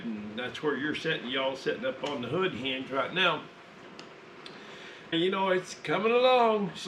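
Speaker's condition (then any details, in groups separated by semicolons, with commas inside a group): No condition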